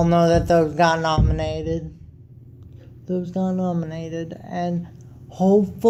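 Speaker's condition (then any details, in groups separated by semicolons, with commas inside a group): Cerebral palsy; wheelchair user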